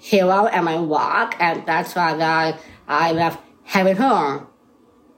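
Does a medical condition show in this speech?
Yes: Down syndrome; congenital, extra chromosome, body and brain develop differently; adult, age 31.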